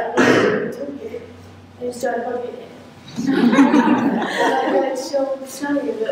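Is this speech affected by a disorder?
Yes: cerebral palsy; speech affected a little, swallowing difficulty predicted at birth.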